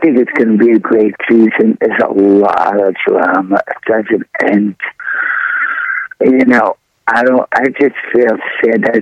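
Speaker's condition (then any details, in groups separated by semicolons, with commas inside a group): Throat cancer surgery; tumor found by throat specialist at Columbia Presbyterian, first thought strep throat, several surgeries; after long recovery; trouble swallowing and breathing before diagnosis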